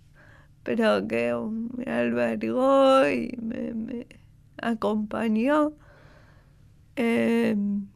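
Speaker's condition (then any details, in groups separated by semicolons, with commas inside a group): Cerebral palsy; two respiratory arrests at birth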